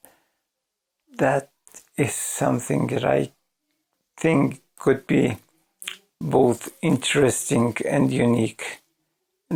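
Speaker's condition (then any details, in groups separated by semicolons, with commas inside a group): ALS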